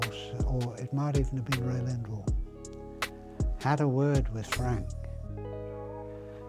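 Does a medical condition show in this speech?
No.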